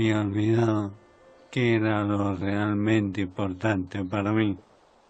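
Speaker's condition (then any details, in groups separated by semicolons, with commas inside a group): ALS; late stage, near death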